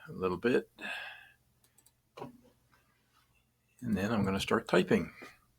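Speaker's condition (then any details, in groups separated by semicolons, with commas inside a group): No condition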